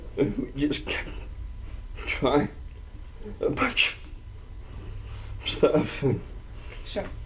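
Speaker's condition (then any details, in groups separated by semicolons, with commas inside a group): Cerebral palsy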